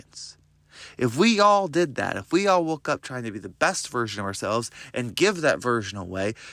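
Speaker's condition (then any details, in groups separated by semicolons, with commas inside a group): No condition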